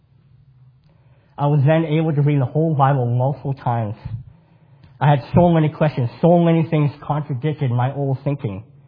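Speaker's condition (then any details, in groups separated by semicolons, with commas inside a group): Cleft palate; congenital cleft palate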